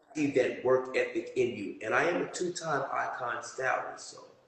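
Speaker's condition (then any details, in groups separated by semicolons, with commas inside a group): No condition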